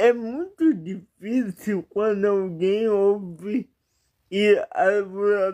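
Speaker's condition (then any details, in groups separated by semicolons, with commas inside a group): Paralysis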